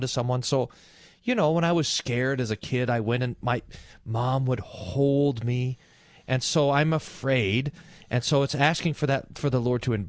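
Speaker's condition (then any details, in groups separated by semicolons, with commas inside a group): No condition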